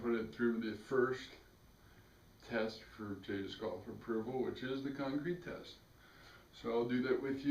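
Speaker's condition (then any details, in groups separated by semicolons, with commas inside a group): Cerebral palsy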